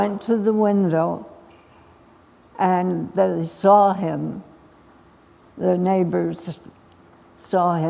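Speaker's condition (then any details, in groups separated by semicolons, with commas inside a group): Essential tremor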